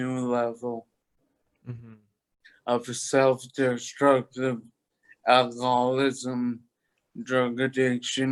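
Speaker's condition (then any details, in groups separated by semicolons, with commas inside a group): Toxic leukoencephalopathy, locked-in syndrome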